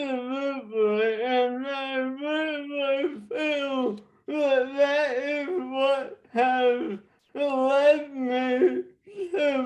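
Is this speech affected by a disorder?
Yes: traumatic brain injury.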